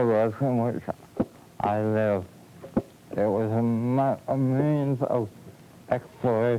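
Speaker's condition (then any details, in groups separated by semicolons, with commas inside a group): Cerebral palsy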